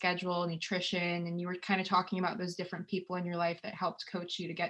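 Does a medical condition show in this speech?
No.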